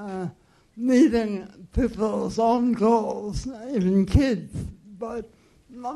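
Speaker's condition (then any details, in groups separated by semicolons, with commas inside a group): Cerebral palsy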